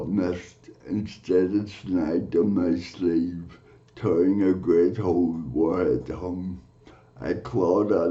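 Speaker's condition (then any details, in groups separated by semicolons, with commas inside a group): Cerebral palsy; from birth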